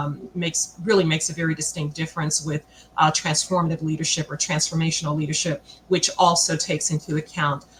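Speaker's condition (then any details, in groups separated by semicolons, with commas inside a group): No condition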